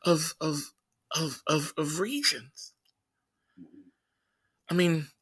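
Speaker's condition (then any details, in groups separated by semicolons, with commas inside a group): Stutter; stuttering during conversation; repeated words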